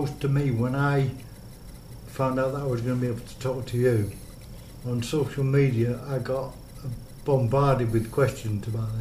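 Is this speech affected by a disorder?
Yes: motor neurone disease; lost use of virtually all muscles.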